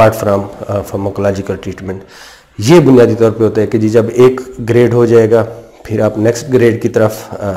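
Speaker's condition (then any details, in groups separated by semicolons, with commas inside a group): No condition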